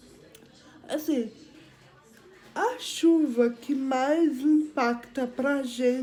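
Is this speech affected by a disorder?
Yes: cerebral palsy.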